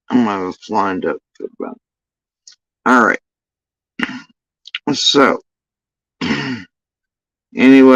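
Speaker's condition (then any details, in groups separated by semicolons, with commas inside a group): Facial paralysis after surgery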